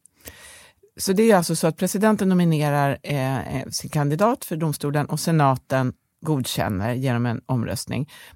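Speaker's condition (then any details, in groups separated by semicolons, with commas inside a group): No condition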